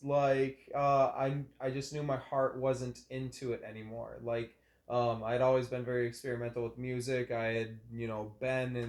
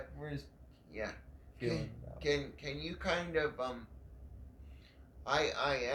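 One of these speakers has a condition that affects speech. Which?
The second: cerebral palsy; present from birth, uses wheelchair.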